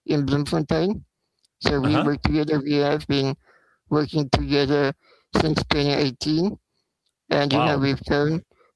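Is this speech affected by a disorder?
Yes: spinal muscular atrophy; takes much longer to take effect.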